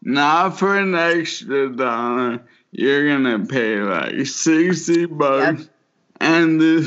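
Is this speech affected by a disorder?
Yes: motor neuron disease; form of ALS (Lou Gehrig's disease), brain not talking to muscles, first sign about 4 years ago; can no longer dance.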